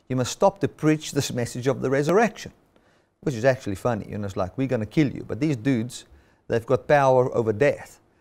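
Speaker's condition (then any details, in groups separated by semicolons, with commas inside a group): No condition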